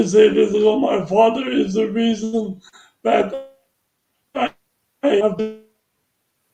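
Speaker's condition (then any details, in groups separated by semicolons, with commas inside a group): Traumatic brain injury; working on breath support and speech, small ongoing progress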